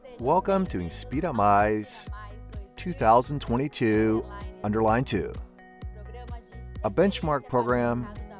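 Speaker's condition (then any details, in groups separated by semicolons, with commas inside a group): No condition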